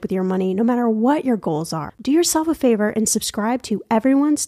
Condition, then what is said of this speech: No condition.